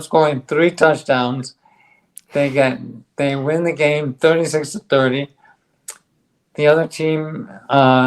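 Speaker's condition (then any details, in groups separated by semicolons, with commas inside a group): ALS; on drug, stronger bite, speaks better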